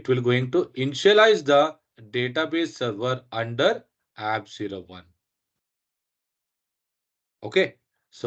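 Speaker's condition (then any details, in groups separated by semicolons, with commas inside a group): No condition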